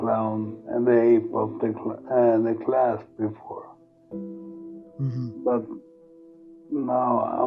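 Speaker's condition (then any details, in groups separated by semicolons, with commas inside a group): Multiple sclerosis; progressive form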